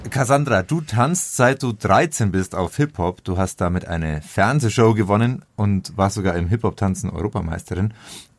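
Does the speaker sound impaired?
No.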